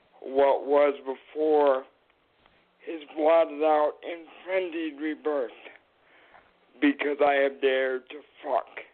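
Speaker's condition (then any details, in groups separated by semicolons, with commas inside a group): Cerebral palsy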